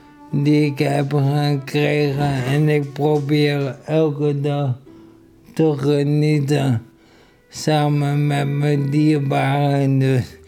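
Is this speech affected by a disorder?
Yes: ALS; incurable muscle disease, first symptoms cramps; feels speech, swallowing and breathlessness improved on medication, speaks better than eighteen months ago.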